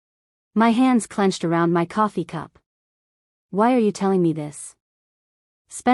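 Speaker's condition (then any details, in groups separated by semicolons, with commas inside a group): No condition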